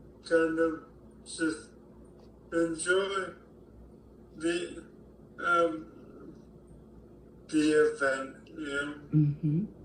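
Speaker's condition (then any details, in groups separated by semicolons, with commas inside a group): ALS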